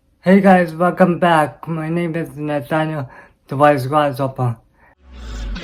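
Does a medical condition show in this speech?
Yes: cerebral palsy.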